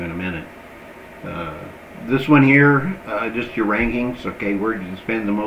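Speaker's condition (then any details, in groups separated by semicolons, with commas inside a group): No condition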